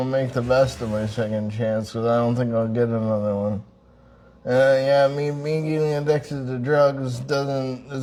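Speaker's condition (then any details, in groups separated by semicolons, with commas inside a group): Traumatic brain injury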